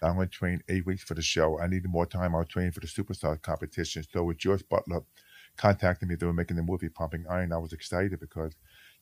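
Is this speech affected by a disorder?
Yes: hearing loss; hearing loss from childhood, with severe speech impediment as a kid.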